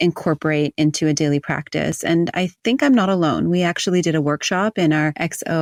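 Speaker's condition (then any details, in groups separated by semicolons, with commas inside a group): No condition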